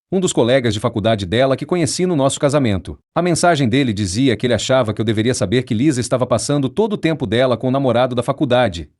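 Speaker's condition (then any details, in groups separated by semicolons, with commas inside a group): No condition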